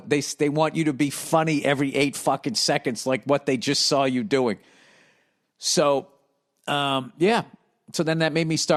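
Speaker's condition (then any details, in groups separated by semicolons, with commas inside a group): No condition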